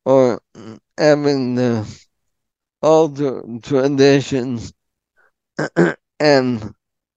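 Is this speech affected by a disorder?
Yes: ALS; speaks in full sentences.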